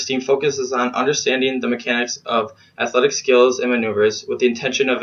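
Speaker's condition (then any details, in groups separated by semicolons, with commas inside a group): No condition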